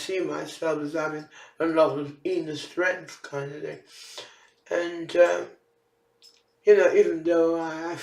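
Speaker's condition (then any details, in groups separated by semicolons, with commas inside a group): Facial palsy; can barely hear own speech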